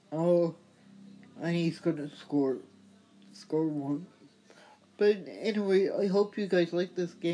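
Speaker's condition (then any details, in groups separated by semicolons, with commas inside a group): Athetoid cerebral palsy; speech, wheelchair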